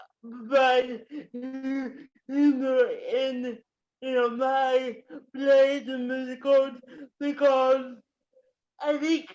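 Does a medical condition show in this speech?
Yes: cerebral palsy.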